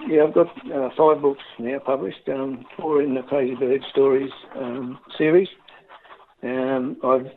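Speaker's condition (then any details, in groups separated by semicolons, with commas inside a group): Parkinson's disease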